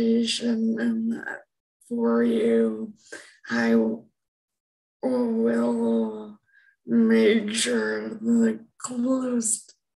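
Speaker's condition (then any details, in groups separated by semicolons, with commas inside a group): Episodic dysarthria, electrical injury; delayed electrical injury from ECT, repetitive traumatic brain injury; years of symptoms, no AAC device, learning switch use; profound episodic dysarthria, banked synthetic voice, keyboard or bluetooth device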